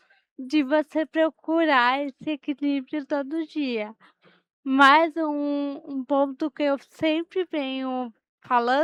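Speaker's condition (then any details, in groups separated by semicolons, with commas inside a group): Cerebral palsy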